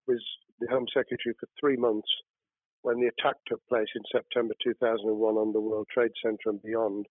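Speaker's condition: No condition

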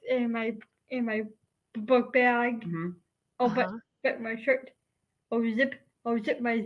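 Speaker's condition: Down syndrome; congenital, hypotonia at birth, diagnosed hours after birth, high marker on alpha fetoprotein test at 16 weeks

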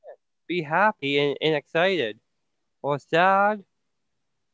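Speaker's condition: Down syndrome; no surgeries

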